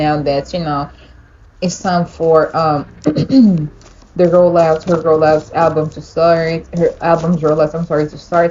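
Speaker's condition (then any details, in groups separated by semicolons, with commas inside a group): No condition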